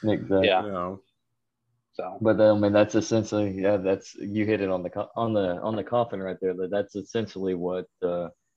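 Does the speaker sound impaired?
No.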